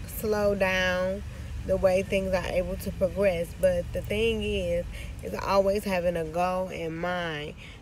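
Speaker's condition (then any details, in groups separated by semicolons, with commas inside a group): Cerebral palsy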